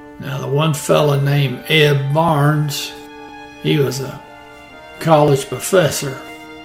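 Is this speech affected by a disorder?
No.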